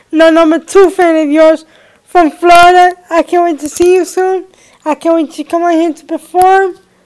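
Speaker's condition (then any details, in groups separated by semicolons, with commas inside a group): Cerebral palsy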